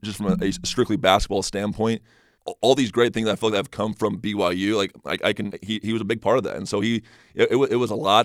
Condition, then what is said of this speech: Stuttering. I feel like I'm not very good off the cuff. I can't just, you know, speak, and that's when I start to, you know, stutter and trip over my own words and things like that